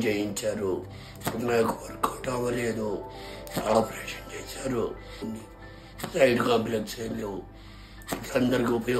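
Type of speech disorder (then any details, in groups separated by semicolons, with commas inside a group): Speech with a voice prosthesis; laryngectomy for larynx cancer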